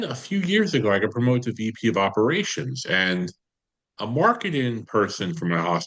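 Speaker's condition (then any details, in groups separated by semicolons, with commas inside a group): No condition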